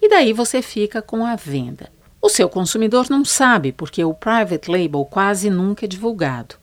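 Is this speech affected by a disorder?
No.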